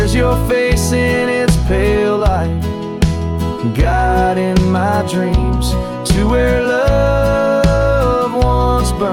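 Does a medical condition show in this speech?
No.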